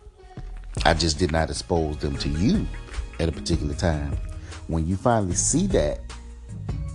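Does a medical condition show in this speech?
No.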